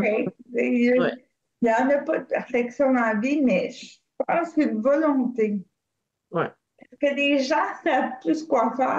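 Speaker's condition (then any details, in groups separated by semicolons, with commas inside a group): Cerebral palsy; shows a little in voice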